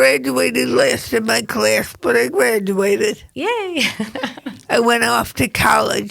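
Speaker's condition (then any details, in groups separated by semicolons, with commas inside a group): Cerebral palsy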